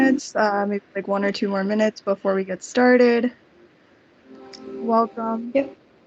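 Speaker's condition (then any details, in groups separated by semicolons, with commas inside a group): No condition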